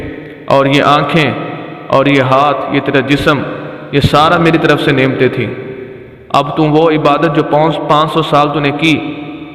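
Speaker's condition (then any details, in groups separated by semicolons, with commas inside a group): No condition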